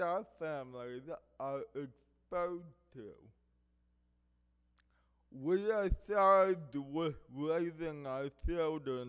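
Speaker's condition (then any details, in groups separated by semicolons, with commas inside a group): Cerebral palsy; affects hearing and speech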